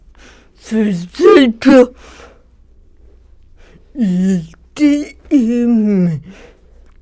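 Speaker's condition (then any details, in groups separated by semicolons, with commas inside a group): Cerebral palsy; severe disability, boccia throwing-group player, throws ball without ramp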